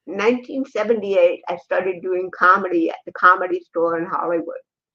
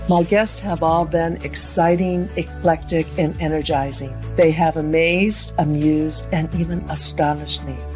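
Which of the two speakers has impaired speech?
The first: cerebral palsy; present from birth, mixed athetoid and ataxic.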